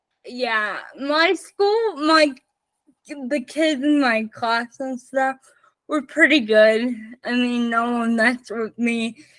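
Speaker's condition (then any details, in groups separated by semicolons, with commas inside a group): Spastic cerebral palsy, mixed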